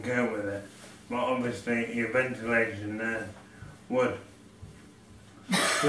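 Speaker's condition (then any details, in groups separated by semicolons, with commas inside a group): MND; synthetic voice from banked voice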